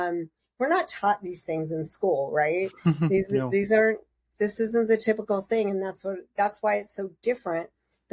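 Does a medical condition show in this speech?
No.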